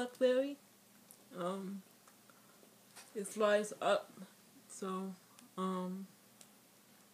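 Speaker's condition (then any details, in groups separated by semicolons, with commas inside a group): Speech impairment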